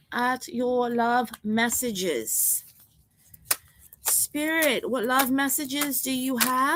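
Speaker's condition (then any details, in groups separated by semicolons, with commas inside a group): No condition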